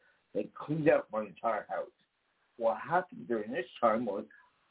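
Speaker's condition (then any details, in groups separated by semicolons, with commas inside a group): Damaged vocal cord; about 40 years since injury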